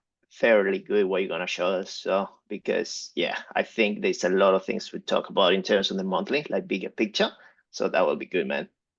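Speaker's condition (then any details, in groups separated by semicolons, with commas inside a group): No condition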